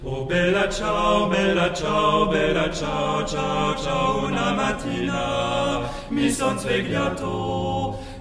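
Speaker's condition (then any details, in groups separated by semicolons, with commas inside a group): No condition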